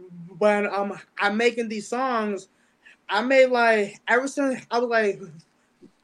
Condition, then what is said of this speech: Stuttering. So I learned different, and I express myself different.